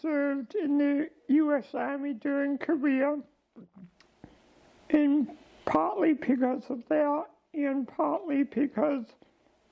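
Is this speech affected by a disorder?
Yes: ALS.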